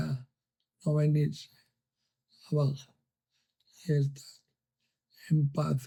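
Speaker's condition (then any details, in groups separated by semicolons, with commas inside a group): ALS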